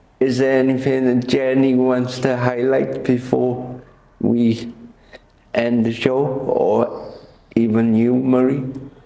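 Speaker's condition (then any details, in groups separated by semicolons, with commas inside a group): Cerebral palsy; quadriplegic form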